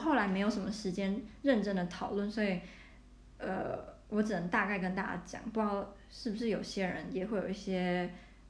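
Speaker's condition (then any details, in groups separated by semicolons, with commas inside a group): No condition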